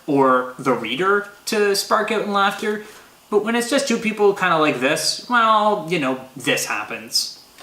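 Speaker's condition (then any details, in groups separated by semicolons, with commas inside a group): No condition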